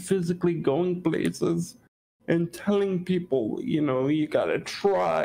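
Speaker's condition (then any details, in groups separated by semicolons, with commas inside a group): Cerebral palsy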